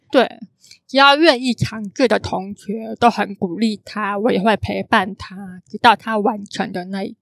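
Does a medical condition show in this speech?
Yes: congenital hearing impairment, congenital cochlear underdevelopment; intonation slightly different from typical speakers, can sound sing-song.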